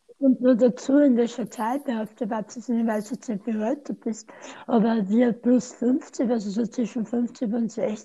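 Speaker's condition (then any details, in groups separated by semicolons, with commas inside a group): Tongue cancer surgery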